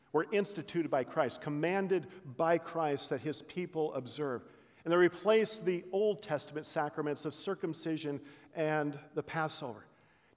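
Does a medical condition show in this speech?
No.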